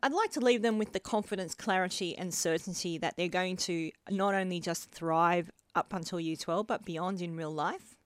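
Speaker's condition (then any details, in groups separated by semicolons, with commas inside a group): Bilateral cleft lip and palate; congenital bilateral, lip and palate did not fuse before birth, multiple hospital operations before school age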